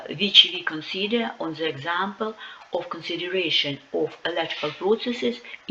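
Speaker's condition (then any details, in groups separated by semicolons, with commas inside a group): No condition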